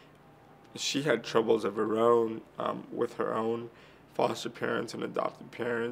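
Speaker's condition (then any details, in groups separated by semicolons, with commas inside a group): Cerebral palsy; from birth, early childhood surgery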